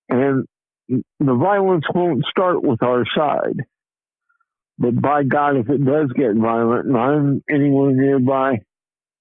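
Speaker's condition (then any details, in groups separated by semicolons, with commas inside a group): Cerebral palsy; low birth weight of 3 lb 11¾ oz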